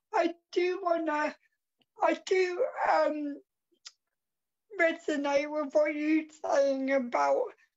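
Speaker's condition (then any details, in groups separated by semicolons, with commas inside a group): Cerebral palsy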